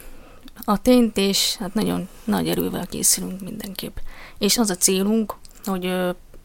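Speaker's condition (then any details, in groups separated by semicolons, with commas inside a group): Deafness; cochlear implant 2.5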